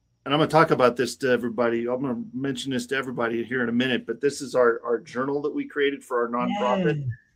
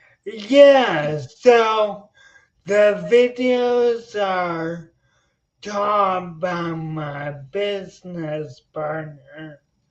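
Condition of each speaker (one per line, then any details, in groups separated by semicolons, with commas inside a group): No condition
Spinocerebellar ataxia; genetic, progressive, brain stem atrophy, coordination and balance; onset at 26, slow progression, hand jerks; slightly staccato speech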